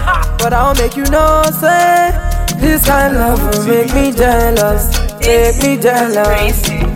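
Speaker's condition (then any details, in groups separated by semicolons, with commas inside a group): No condition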